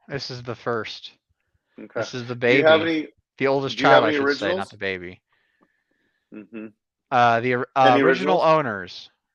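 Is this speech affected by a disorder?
No.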